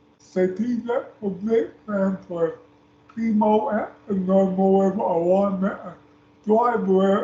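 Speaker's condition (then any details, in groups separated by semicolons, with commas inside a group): Speech impairment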